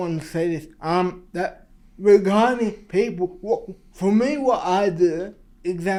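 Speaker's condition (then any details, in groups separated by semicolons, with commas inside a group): Cerebral palsy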